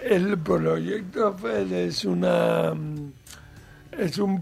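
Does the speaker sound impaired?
Yes: cerebral palsy, mild.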